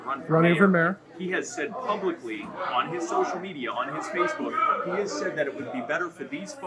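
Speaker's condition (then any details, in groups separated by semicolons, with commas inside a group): No condition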